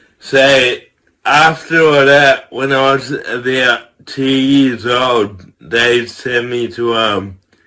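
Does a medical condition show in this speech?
Yes: cerebral palsy; from birth, tight muscles.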